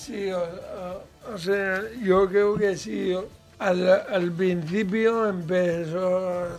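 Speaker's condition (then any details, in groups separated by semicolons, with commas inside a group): Cerebral palsy; mild, lesser degree of disability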